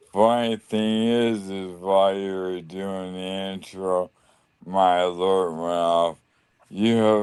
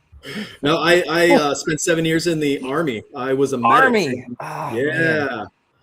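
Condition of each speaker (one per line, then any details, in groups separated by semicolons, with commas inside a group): Lou Gehrig's disease (ALS); right side and left hand weakness, cane, leg brace; voice going, slurring worsens with longer talking
No condition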